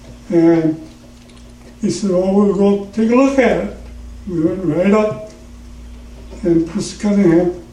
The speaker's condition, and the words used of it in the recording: Parkinson's disease. You'll have to excuse me, but I have trouble in my throat.